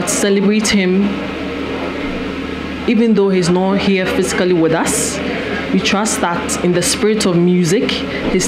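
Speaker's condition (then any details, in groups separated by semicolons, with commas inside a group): No condition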